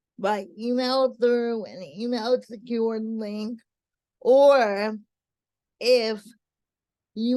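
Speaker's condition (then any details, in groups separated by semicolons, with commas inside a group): Cerebral palsy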